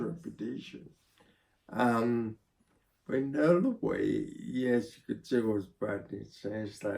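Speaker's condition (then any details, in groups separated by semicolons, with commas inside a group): Spinocerebellar ataxia (sca7); needs help typing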